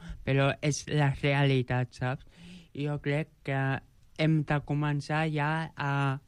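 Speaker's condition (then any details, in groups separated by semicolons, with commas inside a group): Joubert syndrome; present from birth; age 29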